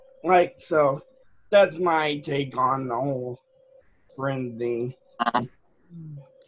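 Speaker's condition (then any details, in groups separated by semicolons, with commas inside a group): Cerebral palsy; present from birth; needs about 95 to 98% physical care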